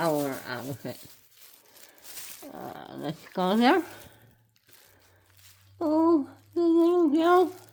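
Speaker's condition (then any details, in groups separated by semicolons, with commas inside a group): Head and neck cancer; tracheostomy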